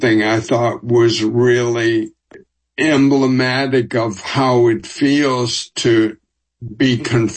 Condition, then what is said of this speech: ALS (motor neuron disease). I used to be a fast talker, trained in sales in the Northeast, and I know you have to talk fast up there.